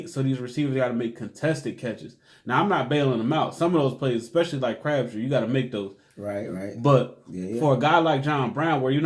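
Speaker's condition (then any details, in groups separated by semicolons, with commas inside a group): No condition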